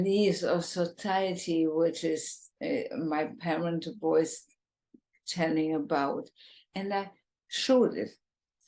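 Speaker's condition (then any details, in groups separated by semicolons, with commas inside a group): ALS, bulbar form, bulbar onset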